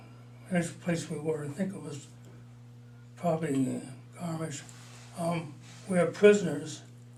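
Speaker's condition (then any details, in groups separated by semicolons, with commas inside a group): Parkinson's disease; mild, about four years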